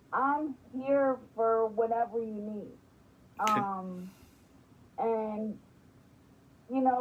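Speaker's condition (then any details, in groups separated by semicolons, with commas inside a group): Spastic quadriplegic cerebral palsy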